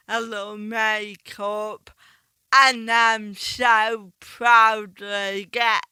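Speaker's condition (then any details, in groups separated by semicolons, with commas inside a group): Ataxic cerebral palsy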